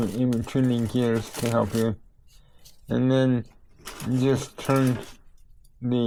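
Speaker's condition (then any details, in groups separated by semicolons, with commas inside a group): Cerebral palsy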